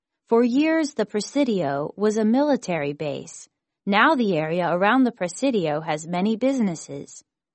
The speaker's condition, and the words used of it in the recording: No condition.